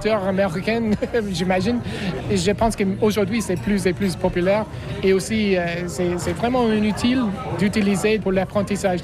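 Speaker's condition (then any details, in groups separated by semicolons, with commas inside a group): No condition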